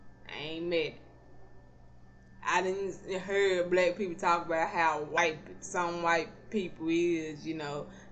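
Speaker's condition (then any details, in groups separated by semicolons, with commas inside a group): Cerebral palsy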